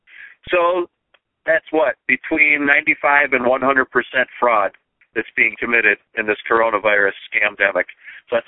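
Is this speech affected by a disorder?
No.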